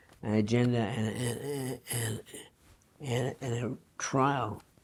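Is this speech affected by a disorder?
Yes: Parkinson's disease.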